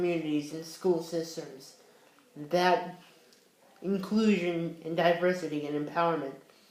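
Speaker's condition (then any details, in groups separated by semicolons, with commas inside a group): Cerebral palsy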